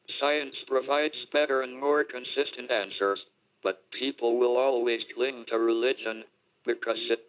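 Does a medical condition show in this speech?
Yes: motor neuron disease (ALS), through a speech-generating device; diagnosed during phd at cambridge university, progressive weakness, muscle wastage, walking difficulty; body hardly works at all, bodily discomfort.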